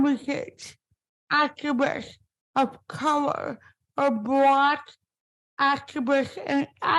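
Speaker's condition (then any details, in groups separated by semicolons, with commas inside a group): Spastic cerebral palsy; impaired speech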